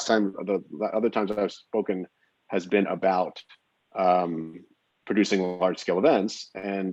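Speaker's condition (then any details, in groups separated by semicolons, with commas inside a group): No condition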